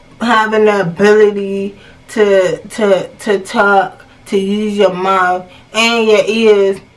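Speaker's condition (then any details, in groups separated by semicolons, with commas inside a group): Cerebral palsy; hard of hearing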